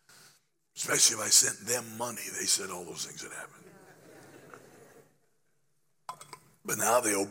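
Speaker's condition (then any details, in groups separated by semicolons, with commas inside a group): Laryngeal cancer after radiation; still affected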